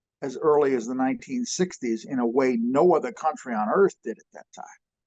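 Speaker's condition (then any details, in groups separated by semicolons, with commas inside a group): No condition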